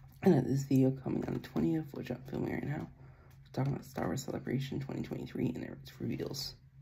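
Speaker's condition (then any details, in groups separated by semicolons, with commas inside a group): No condition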